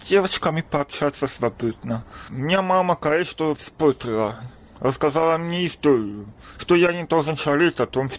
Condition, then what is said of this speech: Deafness. Я плохо слышу, но говорить могу.